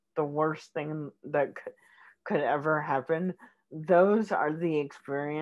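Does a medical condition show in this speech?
Yes: cerebral palsy; form sparing cognition; diagnosed about age three, late physical milestones; early speech, speech therapy in elementary school.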